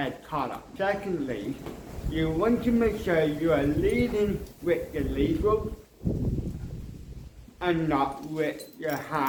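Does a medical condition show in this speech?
Yes: cerebral palsy; mild, ataxic type.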